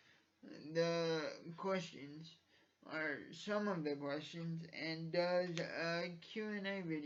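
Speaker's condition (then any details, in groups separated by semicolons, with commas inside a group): Cerebral palsy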